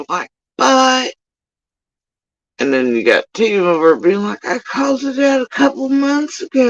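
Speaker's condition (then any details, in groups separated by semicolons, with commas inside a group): Facial paralysis after surgery; tongue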